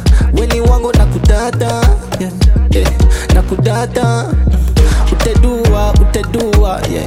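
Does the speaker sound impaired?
No.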